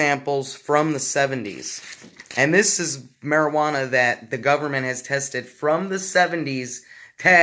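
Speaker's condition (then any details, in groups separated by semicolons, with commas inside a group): No condition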